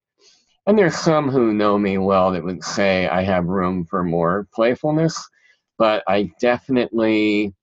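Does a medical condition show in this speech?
Yes: cleft palate; present since childhood.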